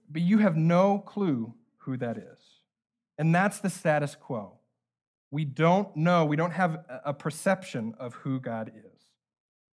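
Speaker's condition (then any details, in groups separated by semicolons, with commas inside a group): No condition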